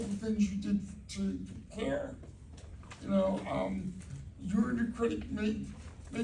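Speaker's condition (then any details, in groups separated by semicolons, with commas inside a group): Cerebral palsy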